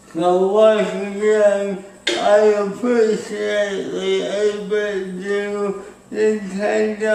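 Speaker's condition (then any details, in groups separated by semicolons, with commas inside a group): Speech impairment after birth surgery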